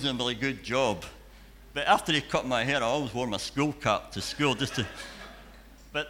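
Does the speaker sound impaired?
Yes: cleft palate and cleft lip.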